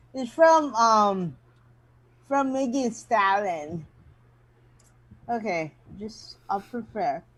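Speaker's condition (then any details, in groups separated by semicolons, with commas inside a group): Mild cerebral palsy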